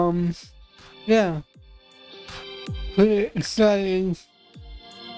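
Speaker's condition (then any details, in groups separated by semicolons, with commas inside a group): Cerebral palsy; affects voice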